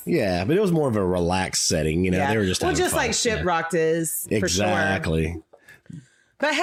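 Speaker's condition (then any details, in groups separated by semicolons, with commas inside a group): No condition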